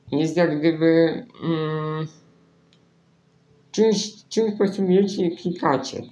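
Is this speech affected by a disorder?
Yes: spinal muscular atrophy; nervous system disease preventing muscle building, arm and leg muscle wasting; cannot use normal keyboard, uses phone touchscreen connected directly to computer, right-click via two keys.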